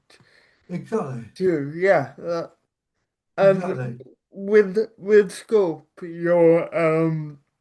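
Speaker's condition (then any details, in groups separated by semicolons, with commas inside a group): Cerebral palsy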